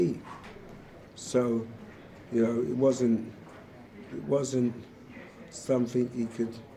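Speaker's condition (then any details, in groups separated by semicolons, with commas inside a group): Motor neurone disease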